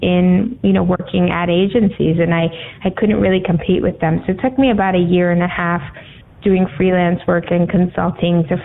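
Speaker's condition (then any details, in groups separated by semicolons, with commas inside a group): No condition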